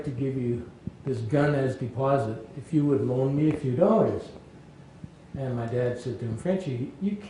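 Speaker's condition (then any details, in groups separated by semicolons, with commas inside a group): No condition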